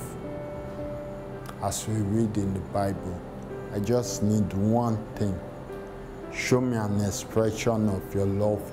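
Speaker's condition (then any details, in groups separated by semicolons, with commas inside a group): Cerebral palsy; articulate, sings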